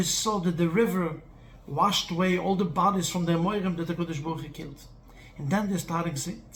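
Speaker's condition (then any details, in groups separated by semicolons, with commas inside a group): No condition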